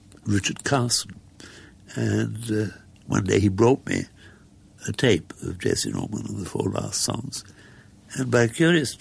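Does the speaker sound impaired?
Yes: muscular dystrophy; progressive, death predicted at 16 but now nearly 70, wheelchair user, walked earlier.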